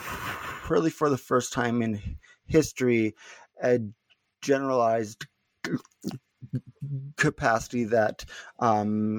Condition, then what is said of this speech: Stuttering. So anyway, so I hadn't ever thought about my speech, so I stutter even though I'm not stuttering much currently.